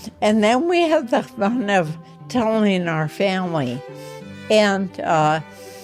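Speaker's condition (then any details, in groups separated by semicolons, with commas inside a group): Ataxia; affects motor skills and voice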